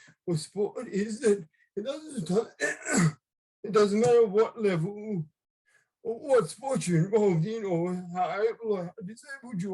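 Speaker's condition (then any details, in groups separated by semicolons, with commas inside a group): Cerebral palsy; left-sided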